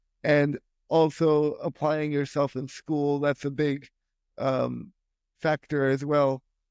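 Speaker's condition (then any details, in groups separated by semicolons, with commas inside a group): Spastic quadriplegic cerebral palsy; speech impediment from brain injury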